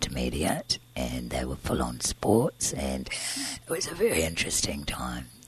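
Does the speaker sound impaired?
Yes: tracheostomy and scarred vocal cord, laryngeal cysts, surgical vocal cord scarring; congenital laryngeal cysts, tracheostomy 3 weeks to 15, reinserted 18, cyst surgery 20 Green Lane Hospital; breathes through tracheostomy tube, airway very narrow from surgery, one vocal cord scarred; voice sounds different, presses on tracheostomy tube, later surgery left voiceless eight months, used voice machine.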